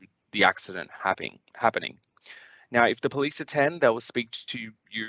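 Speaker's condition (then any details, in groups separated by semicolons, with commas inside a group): No condition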